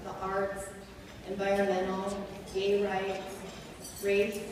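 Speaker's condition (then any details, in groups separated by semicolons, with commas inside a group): No condition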